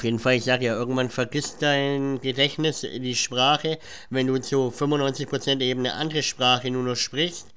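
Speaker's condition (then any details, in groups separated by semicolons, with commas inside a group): Cleft palate; cleft palate present since childhood, speech impediment; says cannot pronounce country name Guatemala because of cleft palate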